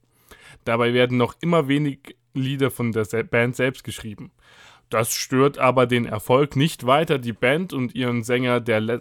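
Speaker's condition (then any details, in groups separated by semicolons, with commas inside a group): No condition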